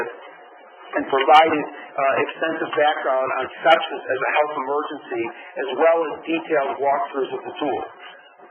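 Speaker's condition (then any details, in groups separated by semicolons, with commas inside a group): No condition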